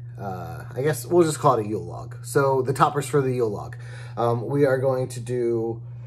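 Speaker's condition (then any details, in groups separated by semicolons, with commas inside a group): No condition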